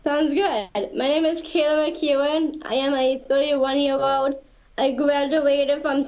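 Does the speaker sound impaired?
Yes: Down syndrome; active public speaker since Special Olympics event in Syracuse, took public speaking class, reads and speaks better than sings.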